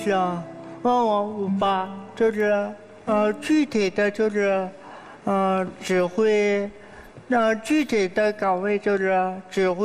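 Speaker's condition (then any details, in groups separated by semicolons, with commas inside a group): Cerebral palsy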